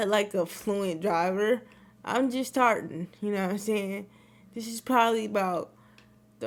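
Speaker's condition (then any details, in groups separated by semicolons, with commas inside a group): Cerebral palsy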